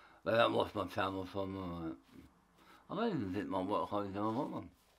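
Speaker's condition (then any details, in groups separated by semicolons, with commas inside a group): Tongue cancer; half tongue removed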